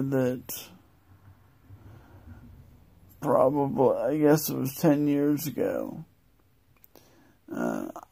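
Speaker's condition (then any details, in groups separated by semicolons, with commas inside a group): Multiple sclerosis; progressive form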